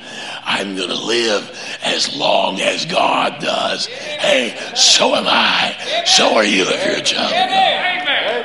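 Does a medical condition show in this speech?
Yes: laryngeal cancer; deep raspy 'Batman voice', much weaker than before, prosthesis speech planned after laryngectomy.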